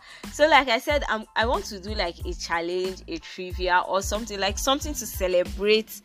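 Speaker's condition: No condition

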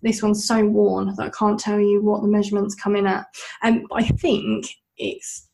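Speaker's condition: Bilateral cleft lip and palate; congenital

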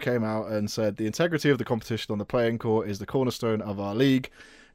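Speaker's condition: No condition

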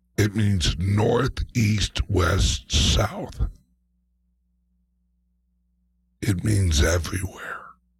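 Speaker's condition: Speech impediment, mild

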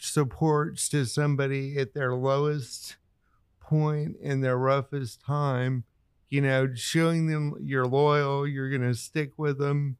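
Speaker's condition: Cerebral palsy; pretty able-bodied

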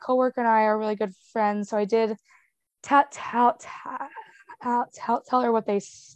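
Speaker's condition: Stutter; past speech therapy, used fluency strategies, phone listener once thought the line was cutting out; stutters openly all the time, uses strategies less than before; stutters through words, speech improves with drinking; repeated sounds

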